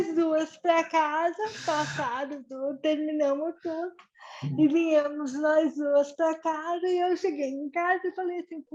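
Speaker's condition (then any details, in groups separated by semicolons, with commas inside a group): Cerebral palsy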